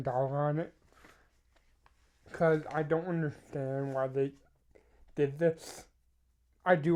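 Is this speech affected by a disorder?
Yes: cerebral palsy.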